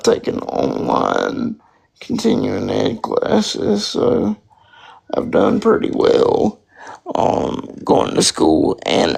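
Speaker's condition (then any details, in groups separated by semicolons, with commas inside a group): Spastic quadriplegic cerebral palsy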